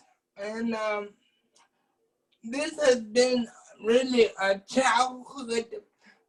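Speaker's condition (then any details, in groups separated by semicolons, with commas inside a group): Cerebral palsy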